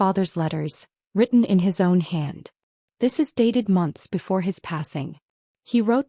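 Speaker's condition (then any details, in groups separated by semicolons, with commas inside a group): No condition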